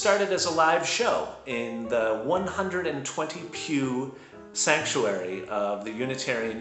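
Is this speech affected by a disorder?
No.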